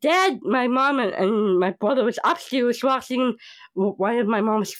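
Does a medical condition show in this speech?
Yes: Down syndrome; past knee surgery with metal piece in knee, long hospital stay.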